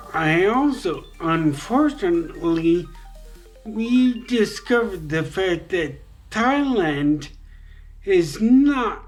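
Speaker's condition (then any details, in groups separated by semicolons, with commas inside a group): Traumatic brain injury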